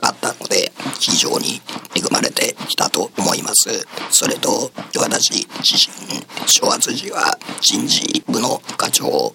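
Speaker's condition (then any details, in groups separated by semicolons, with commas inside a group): Laryngectomy, esophageal speech; 5 cm cervical esophageal cancer at esophageal entrance behind vocal cords, recurred after two years, larynx removed, reoperation; voice lost with larynx removal, single words came after a while, improves with practice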